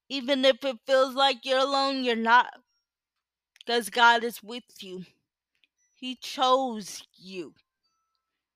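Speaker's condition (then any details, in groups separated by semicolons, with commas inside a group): Cerebral palsy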